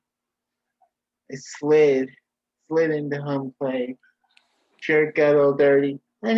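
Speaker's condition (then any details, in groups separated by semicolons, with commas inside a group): Cerebral palsy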